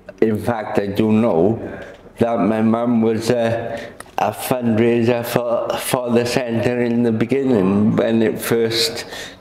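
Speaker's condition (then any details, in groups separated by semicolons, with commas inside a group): Cerebral palsy; quadriplegic form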